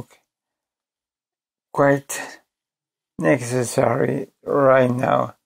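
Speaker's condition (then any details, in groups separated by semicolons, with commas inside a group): ALS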